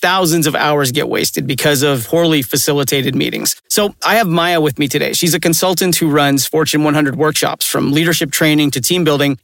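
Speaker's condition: No condition

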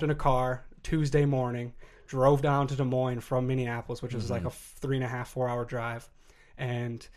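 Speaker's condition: No condition

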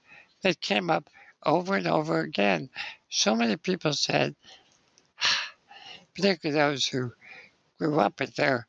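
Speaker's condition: Spinal muscular atrophy; age 60

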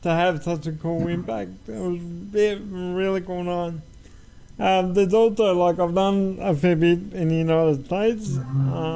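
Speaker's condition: Cerebral palsy; uses wheelchair

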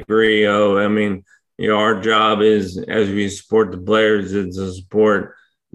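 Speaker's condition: ALS; ALS diagnosed last year, power wheelchair for mobility; about one year since diagnosis, uses power wheelchair; hard to speak for long periods right now

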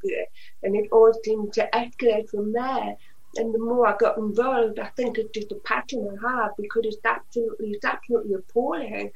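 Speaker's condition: Usher syndrome (deafblindness), profoundly deaf since birth, severe; uses cane

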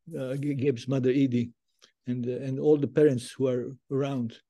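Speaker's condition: Parkinson's disease; ping pong therapy two to three times weekly, began five to six years post-diagnosis, some symptoms reversed

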